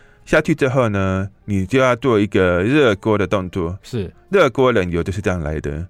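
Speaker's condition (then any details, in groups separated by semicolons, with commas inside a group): Hearing impairment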